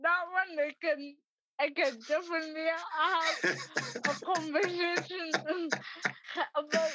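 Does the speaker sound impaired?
Yes: cerebral palsy; arms opened up lately.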